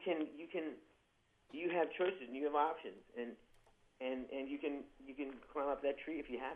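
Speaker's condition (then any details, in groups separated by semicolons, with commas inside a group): Parkinson's disease, young-onset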